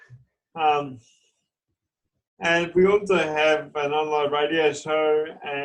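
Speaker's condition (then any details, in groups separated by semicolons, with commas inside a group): Cerebral palsy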